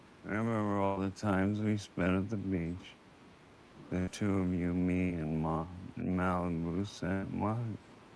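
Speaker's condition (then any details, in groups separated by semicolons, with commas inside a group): ALS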